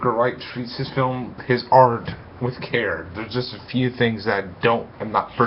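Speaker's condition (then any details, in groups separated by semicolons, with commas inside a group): No condition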